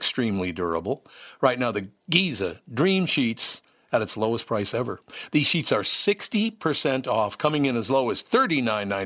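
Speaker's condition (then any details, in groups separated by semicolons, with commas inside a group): No condition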